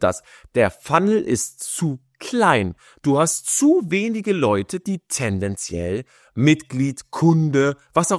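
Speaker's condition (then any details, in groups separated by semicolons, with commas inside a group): No condition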